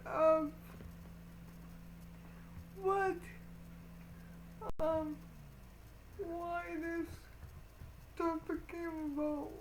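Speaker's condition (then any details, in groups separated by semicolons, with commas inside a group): Cerebral palsy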